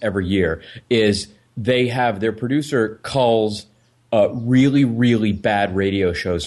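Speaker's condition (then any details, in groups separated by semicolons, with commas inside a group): No condition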